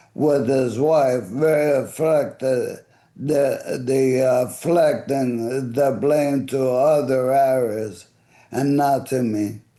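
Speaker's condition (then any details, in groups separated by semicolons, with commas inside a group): ALS; voice affected and fading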